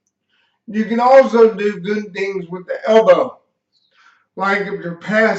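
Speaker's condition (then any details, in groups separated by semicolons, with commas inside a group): Cerebral palsy; slight speech impediment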